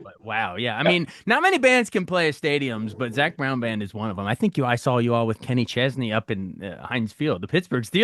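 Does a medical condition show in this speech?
No.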